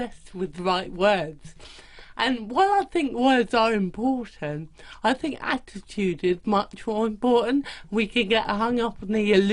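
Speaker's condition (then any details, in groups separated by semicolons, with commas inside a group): Cerebral palsy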